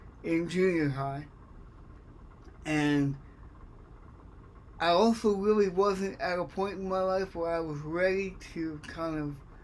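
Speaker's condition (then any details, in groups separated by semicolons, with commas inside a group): Cerebral palsy; affects speech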